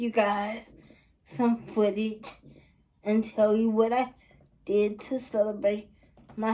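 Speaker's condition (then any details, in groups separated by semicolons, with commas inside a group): Cerebral palsy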